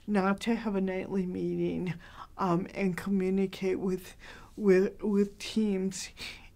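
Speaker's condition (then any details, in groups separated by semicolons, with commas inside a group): Cerebral palsy, mild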